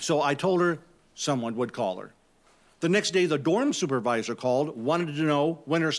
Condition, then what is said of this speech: None; typical speech.